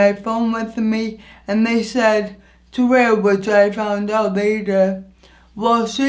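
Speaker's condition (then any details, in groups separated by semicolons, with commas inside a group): Anoxic brain injury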